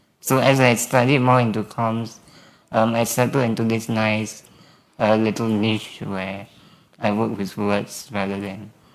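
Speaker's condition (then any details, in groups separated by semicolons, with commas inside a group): Spinal muscular atrophy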